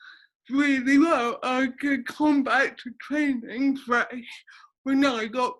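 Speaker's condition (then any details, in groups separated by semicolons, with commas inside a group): Cerebral palsy; affects speech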